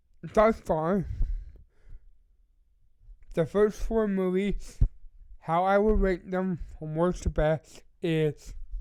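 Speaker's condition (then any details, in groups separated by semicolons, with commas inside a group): Cerebral palsy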